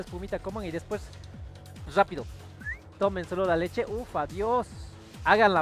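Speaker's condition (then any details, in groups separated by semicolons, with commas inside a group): No condition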